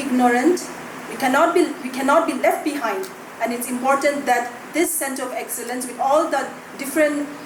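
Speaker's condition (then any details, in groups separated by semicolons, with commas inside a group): No condition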